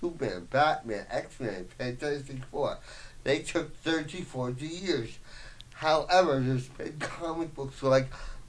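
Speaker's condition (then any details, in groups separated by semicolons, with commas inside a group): Voice box damage, traumatic brain injury; difficulty talking, lost singing voice, slight speech impediment, listeners misjudge as mentally impaired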